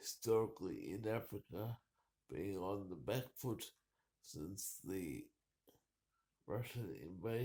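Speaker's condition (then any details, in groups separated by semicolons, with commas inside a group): Cerebral palsy; uses wheelchair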